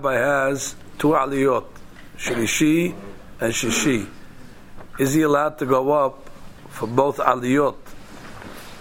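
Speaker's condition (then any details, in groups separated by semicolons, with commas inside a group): No condition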